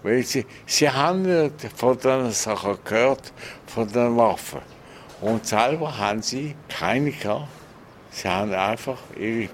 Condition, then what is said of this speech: Stroke. Darum redet er auch manchmal ein bisschen langsam.